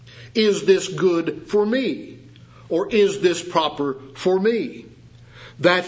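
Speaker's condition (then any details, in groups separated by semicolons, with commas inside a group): No condition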